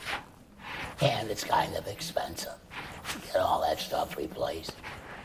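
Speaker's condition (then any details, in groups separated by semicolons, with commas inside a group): Laryngectomy for laryngeal cancer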